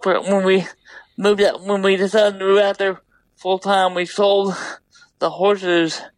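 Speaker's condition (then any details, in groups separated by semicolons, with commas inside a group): Double hemiplegia cerebral palsy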